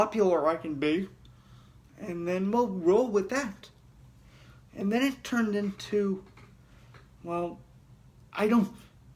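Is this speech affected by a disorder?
Yes: cerebral palsy; scoliosis, spinal rebuild surgery; heavily altered breathing patterns.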